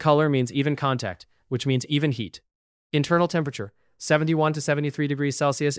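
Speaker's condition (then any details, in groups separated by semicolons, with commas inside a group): No condition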